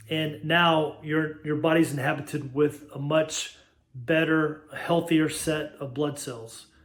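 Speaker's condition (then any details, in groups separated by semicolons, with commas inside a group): No condition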